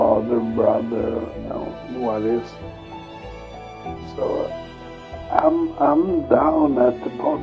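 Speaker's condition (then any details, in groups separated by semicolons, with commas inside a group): Multiple sclerosis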